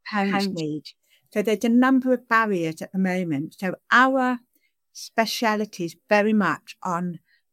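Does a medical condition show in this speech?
Yes: deafness; questions interpreted into sign language by interpreter Lisa; sign-supported English, signing and speaking at the same time.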